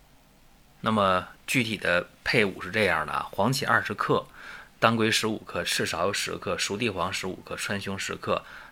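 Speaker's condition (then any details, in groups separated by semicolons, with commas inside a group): No condition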